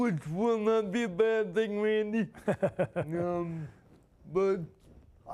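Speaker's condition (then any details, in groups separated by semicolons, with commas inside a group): Spastic quadriplegia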